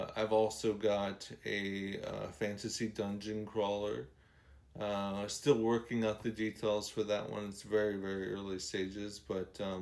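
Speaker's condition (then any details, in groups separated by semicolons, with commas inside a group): ALS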